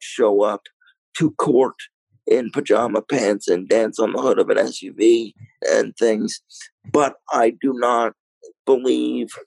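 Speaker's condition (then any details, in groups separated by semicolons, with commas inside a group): Cerebral palsy, mild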